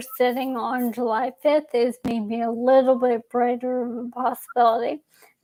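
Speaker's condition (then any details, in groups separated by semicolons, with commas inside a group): ALS; young onset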